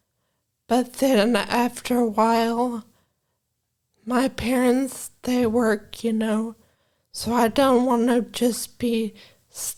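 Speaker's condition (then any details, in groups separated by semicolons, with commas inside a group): Brain injury from aneurysm; caused by brain aneurysm; onset age 18, about five years since injury; voice sounds different, may be hard to understand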